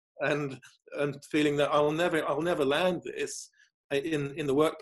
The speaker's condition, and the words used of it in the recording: Stuttering. And even on videos where they would edit the stuttering out, I'd require them to edit the stuttering back in, because I felt that is who I am.